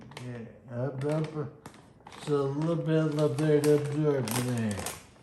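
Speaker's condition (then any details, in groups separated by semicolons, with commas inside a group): Friedreich's ataxia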